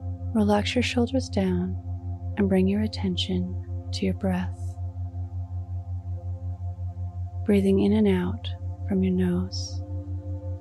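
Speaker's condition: No condition

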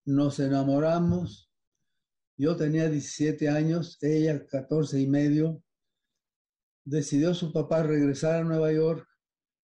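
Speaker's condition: Parkinson's disease; fairly controlled

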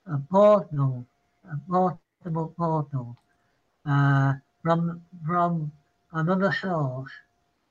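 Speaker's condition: Parkinson's; citing Parkinson's

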